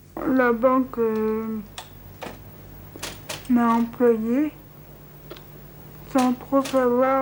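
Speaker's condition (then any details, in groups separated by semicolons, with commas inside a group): Cerebral palsy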